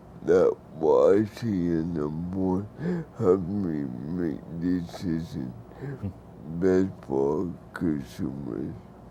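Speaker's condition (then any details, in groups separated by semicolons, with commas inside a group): Cerebral palsy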